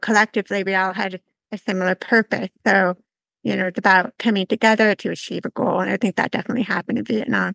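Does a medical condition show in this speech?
Yes: severe to profound hearing loss; congenital, diagnosed in England, hearing aids from 11 months, cochlear implant one side; cochlear implant on one side about 10 years ago, earlier body, analog, digital hearing aids; learned to listen and speak through early intervention in England.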